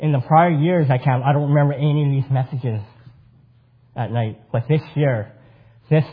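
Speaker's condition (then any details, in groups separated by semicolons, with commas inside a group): Cleft palate; congenital cleft palate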